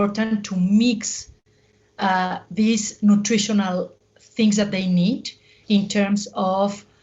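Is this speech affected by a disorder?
No.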